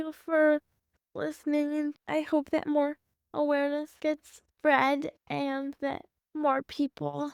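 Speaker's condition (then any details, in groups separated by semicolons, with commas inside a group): Cerebral palsy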